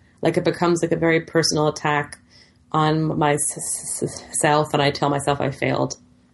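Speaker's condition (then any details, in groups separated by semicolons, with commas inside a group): Stuttering; therapy over past 3 years: fluency shaping, stuttering modification, voluntary stuttering, subway talks with strangers; desensitization through stuttering community, meeting people who stutter, openly disclosing stuttering, no voluntary stuttering used; not trying not to stutter, some situations hard and challenging; blocks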